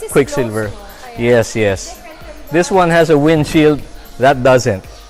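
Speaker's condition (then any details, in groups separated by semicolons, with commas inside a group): No condition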